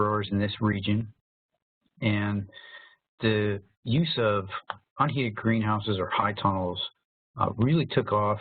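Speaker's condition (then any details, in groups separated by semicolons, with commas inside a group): No condition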